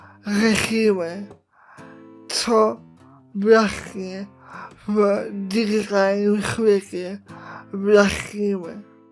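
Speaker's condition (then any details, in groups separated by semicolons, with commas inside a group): Cerebral palsy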